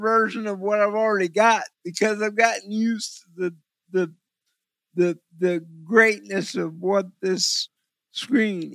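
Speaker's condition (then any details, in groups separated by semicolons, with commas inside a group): Cerebral palsy; visual focusing difficulty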